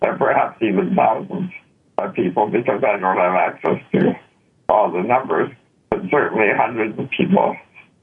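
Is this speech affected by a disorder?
Yes: spinal muscular atrophy; complete quadriplegia from spinal muscular atrophy, personal assistance for bathing, toileting, transportation, formerly chronic care hospital.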